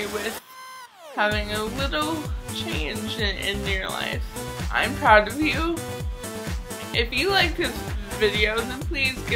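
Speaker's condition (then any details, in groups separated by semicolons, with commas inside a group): Cerebral palsy, mild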